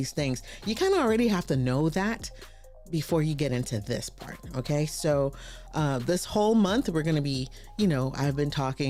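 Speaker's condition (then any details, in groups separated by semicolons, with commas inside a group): No condition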